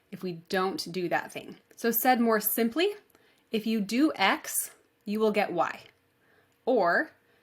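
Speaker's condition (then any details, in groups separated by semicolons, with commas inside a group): No condition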